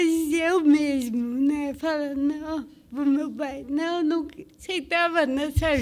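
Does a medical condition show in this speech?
Yes: cerebral palsy.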